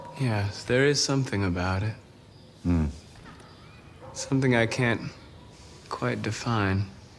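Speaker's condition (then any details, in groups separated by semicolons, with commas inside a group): No condition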